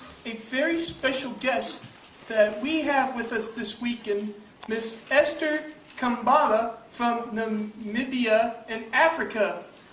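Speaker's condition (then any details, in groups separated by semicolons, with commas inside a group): No condition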